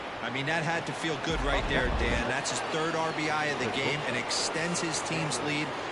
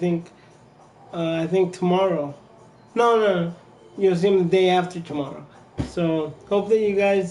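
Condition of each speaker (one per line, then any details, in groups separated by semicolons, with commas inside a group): No condition
Cerebral palsy; from birth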